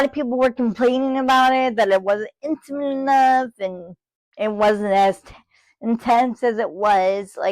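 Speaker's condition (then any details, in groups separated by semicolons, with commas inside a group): Cerebral palsy, spastic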